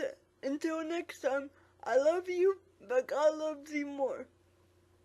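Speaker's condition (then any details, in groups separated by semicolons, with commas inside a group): Quadriplegic cerebral palsy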